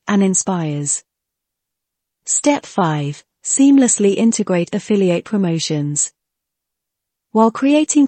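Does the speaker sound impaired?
No.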